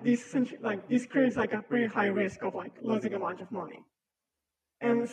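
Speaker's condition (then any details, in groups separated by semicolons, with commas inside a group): No condition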